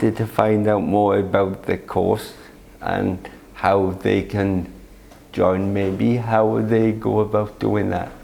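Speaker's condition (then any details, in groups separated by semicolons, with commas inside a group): Cerebral palsy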